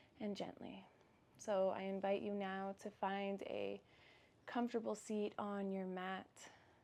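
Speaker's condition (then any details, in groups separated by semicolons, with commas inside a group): No condition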